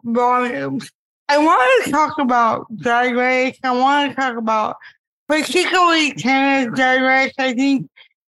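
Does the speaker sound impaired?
Yes: cerebral palsy; ambulatory, uses a wheelchair; impaired speech.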